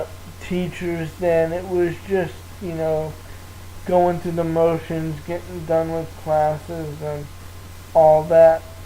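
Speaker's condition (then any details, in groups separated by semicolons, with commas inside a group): Cerebral palsy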